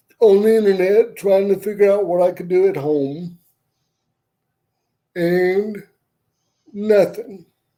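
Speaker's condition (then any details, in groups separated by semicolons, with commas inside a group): Cerebral palsy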